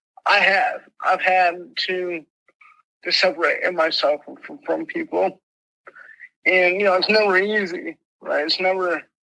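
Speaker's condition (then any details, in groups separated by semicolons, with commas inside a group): Mild cerebral palsy; speech impediment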